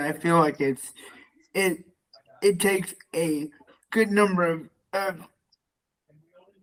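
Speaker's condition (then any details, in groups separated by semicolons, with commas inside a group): Cerebral palsy; quadriplegia, all four limbs, from birth, brain oxygen loss; lifelong therapy, movement getting harder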